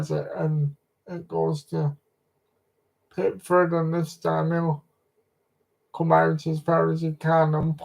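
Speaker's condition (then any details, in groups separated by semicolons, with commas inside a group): Cerebral palsy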